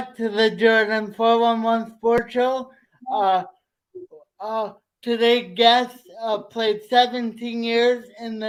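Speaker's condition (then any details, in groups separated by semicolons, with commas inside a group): Cerebral palsy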